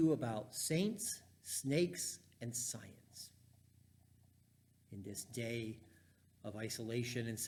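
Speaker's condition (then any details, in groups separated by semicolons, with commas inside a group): No condition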